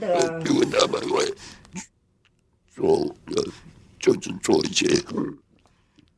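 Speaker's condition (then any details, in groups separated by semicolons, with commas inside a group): Laryngectomy for hypopharyngeal cancer, total laryngectomy; hoarse voice before diagnosis, voice lost after surgery, 1.5 years to say own name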